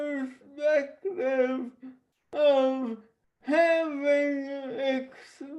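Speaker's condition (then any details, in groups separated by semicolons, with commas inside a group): Traumatic brain injury; acquired, caused by accident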